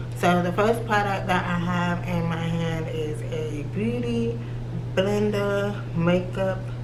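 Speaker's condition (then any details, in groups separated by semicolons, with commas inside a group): Cerebral palsy; from birth, left leg affected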